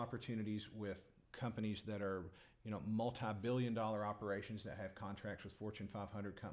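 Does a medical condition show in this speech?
No.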